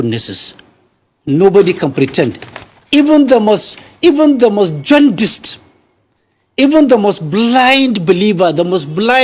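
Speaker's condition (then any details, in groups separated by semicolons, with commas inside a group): No condition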